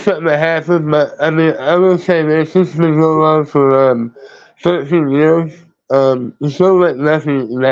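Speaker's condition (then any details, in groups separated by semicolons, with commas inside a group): Mouth cancer, tongue removed; mouth, neck and throat cancer, tongue removed; multiple surgeries; hard to understand, difficulty enunciating words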